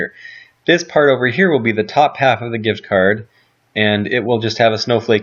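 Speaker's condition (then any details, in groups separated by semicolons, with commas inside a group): No condition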